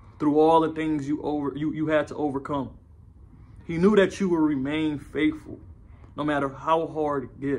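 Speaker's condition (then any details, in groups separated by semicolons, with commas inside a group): No condition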